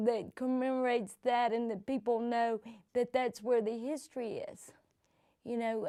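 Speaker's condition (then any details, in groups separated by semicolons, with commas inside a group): Cerebral palsy; present from birth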